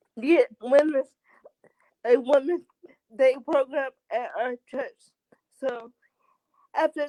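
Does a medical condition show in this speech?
Yes: cerebral palsy.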